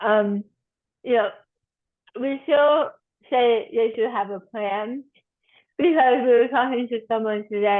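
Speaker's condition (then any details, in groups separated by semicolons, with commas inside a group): Tongue cancer surgery and reconstruction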